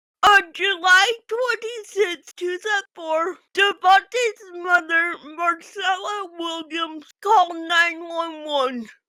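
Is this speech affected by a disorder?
Yes: physical speech impairment.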